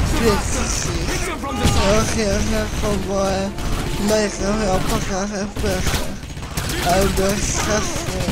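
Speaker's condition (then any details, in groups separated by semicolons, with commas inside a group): Cerebral palsy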